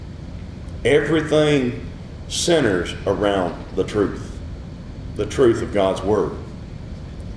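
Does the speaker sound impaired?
No.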